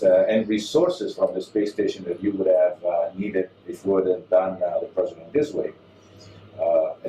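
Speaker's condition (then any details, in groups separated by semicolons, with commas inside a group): No condition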